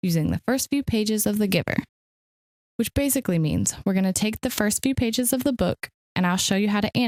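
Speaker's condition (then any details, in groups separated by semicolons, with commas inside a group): No condition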